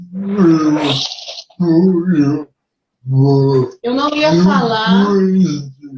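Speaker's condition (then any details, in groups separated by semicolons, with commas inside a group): Cerebral palsy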